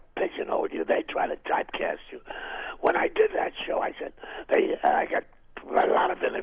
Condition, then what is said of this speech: Throat cancer. I lost my right vocal cord, was taken out, and so it's now a